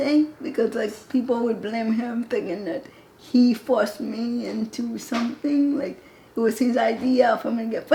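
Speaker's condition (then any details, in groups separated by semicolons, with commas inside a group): Cerebral palsy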